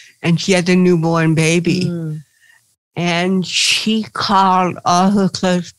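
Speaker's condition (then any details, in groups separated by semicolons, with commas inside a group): Cerebral palsy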